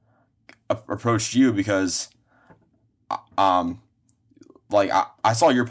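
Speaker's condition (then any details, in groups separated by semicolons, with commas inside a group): Stuttering; stuttering since childhood, first years repeated syllables, later blocking; age 20, cognitive behavioral therapy for stutter-related anxiety, past speech therapy, breathing work; always blocks on own name, fluent stretches then blocks, blocking tied to anxiety; blocks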